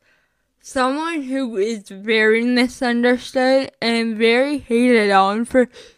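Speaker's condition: Cerebral palsy; recent health issues, about three-month break from podcasting

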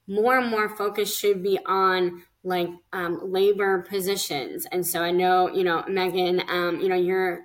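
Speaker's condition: Cleft lip and palate; speech therapy

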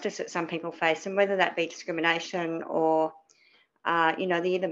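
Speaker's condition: Cleft palate; cleft palate from birth

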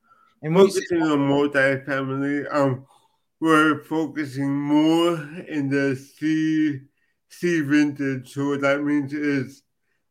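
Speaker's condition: Cerebral palsy; from birth

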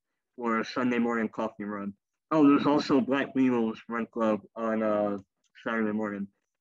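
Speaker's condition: Cleft lip and palate; former wheelchair user

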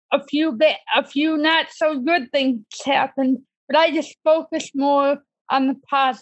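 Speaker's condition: Cerebral palsy; disability since childhood

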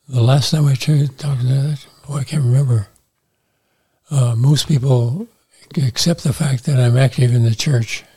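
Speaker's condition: Parkinson's disease; on medication

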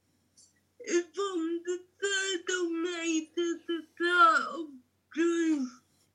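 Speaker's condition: Cerebral palsy; cerebral palsy from birth, mainly physical, uncontrollable muscle movements, wheelchair user

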